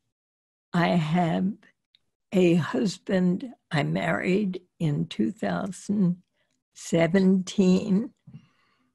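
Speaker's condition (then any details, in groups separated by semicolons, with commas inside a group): Spasmodic dysphonia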